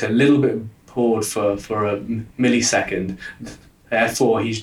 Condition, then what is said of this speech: Stuttering. And yeah, sure, I do still sometimes experience stuttering, but it doesn't carry the same heavy burden that it used to.